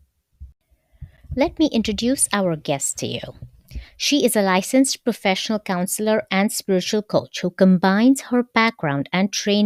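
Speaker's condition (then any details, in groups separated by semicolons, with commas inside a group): No condition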